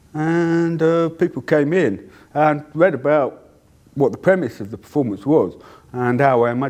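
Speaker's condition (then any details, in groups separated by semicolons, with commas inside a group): Deafness; cannot hear own voice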